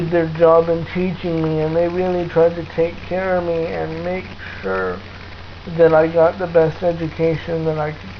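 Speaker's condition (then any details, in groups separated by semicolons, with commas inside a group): Cerebral palsy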